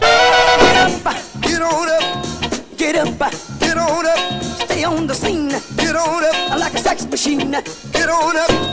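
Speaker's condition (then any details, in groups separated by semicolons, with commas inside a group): No condition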